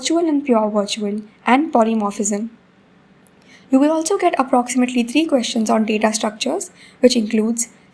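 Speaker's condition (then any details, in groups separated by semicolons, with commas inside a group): No condition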